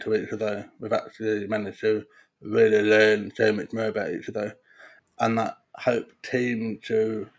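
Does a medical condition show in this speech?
Yes: profound deafness; diagnosed at 18 months.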